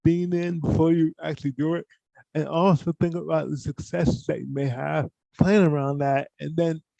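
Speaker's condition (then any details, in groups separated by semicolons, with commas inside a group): Cerebral palsy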